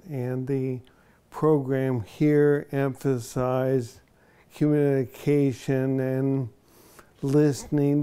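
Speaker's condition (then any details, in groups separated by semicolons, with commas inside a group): ALS; onset in one foot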